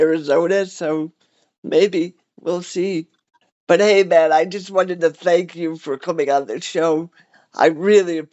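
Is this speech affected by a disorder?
Yes: cerebral palsy; cerebral palsy, wheelchair.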